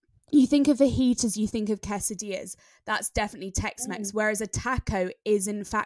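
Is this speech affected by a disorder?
No.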